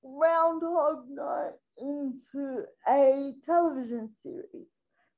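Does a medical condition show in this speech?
Yes: spastic quadriplegic cerebral palsy; affects all of daily life, requires support with every aspect of daily life.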